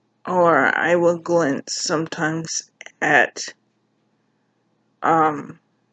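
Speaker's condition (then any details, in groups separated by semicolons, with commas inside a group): Cerebral palsy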